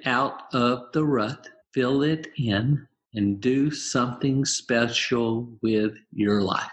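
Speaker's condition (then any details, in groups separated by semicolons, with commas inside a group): Aphasia, apraxia, dysarthria after stroke; one year three months post-stroke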